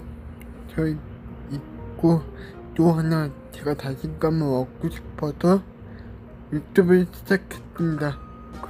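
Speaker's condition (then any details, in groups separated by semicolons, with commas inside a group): Cerebral palsy; brain lesion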